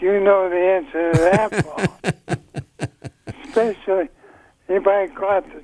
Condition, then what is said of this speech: ALS (motor neuron disease). You can tell my voice is getting softer.